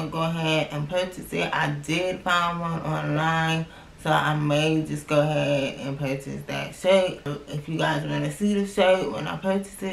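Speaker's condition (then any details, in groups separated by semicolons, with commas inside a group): Cerebral palsy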